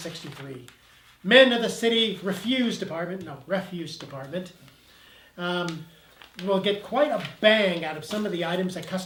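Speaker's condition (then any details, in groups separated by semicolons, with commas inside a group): No condition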